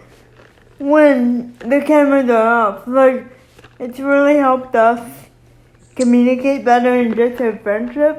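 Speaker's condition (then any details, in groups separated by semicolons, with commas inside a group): Cerebral palsy; can speak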